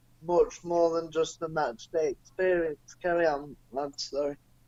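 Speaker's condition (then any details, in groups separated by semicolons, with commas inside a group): Cerebral palsy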